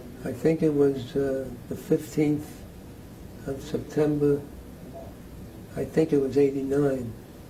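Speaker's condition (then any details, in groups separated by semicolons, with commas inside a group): Parkinson's disease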